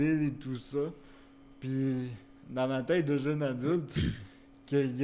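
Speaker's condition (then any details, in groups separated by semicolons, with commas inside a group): Cerebral palsy; wheelchair use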